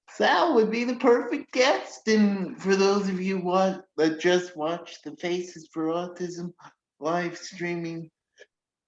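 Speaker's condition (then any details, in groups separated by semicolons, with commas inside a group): Cerebral palsy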